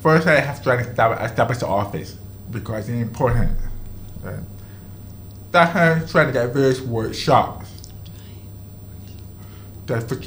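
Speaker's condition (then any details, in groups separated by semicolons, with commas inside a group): Deafness, deaf in one ear from birth, other ear from age 18; born deaf in one ear; relies on lip reading, difficulty following very fast or very slow speech; has speech, had speech therapy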